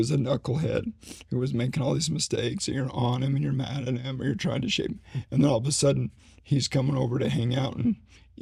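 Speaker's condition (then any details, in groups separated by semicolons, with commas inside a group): ALS; needs voice rest during conversation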